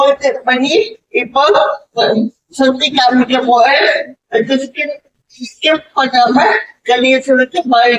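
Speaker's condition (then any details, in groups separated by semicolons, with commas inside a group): Cerebral palsy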